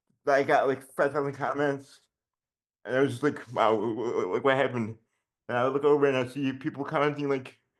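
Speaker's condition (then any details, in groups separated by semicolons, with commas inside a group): Generalized dystonia; generalized, childhood onset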